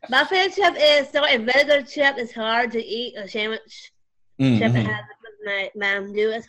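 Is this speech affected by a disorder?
Yes: Down syndrome; could not talk and was unintelligible at kindergarten start, music therapy used to slow speech; much improved since childhood, called great public speaker, sings national anthem at games.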